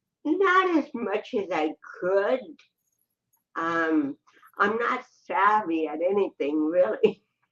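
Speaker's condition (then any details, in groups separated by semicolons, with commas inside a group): Cerebral palsy; since birth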